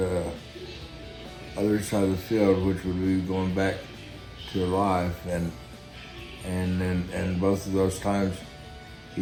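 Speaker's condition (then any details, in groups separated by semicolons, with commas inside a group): Guillain-Barré syndrome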